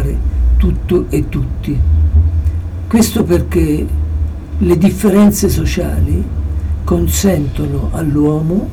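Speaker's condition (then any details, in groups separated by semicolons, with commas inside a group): Parkinson's disease; approaching final stage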